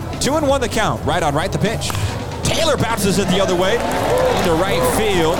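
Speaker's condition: No condition

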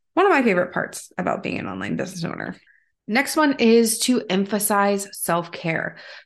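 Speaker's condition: No condition

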